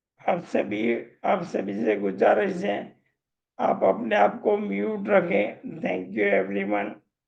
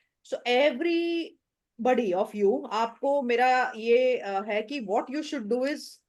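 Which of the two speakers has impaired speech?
The first: motor neurone disease; forearm fasciculations and twitching; voice strong and loud.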